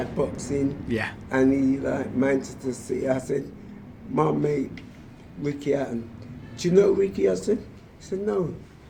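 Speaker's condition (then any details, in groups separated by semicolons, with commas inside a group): Motor neurone disease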